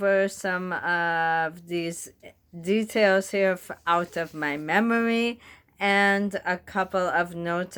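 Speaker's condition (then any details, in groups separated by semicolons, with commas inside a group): Bulbar onset ALS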